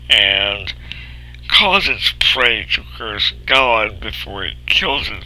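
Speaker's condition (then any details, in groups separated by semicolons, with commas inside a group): Cerebral palsy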